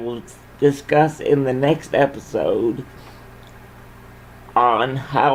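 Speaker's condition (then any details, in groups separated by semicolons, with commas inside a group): Cerebral palsy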